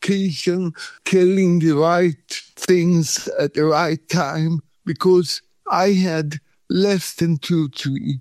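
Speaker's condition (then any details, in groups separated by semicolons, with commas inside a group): Cerebral palsy; shaking body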